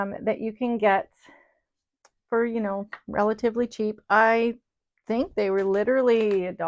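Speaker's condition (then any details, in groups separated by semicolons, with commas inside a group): No condition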